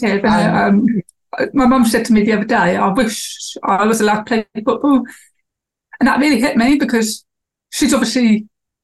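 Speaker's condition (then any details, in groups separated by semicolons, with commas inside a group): Deafness, lost hearing around age 4; cochlear implant; cochlear implant after university, internal implant replaced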